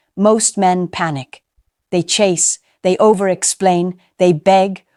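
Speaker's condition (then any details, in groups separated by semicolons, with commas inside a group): No condition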